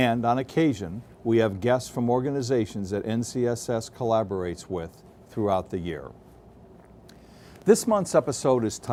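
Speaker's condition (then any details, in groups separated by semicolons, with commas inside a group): No condition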